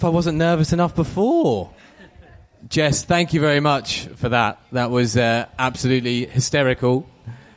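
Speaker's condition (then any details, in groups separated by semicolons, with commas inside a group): No condition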